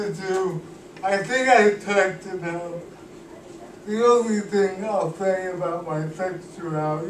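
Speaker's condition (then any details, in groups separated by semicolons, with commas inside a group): Cerebral palsy; cannot walk, uses wheelchair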